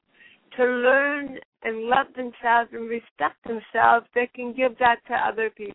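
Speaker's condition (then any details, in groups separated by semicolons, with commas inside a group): Cerebral palsy; since birth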